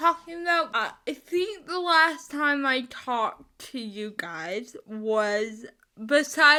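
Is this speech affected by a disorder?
Yes: spastic cerebral palsy, mixed.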